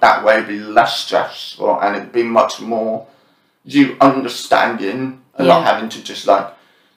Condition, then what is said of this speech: Deafness. That's the problem, because even though I can sort of hear and speak as clearly, it's not always been like this, because obviously my cochlear implants, I only hear about 60% of speech.